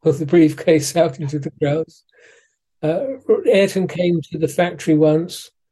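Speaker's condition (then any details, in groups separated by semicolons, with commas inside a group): Parkinson's disease; physiotherapy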